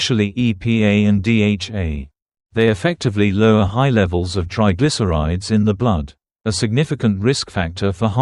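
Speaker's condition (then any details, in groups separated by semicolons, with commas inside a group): No condition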